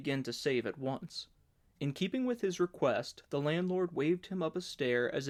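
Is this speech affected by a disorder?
No.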